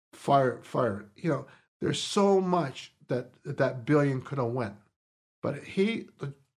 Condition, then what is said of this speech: Stuttering. Now, I don't speak French, and I tried to when I was younger, but I have a tough time just speaking English with my language.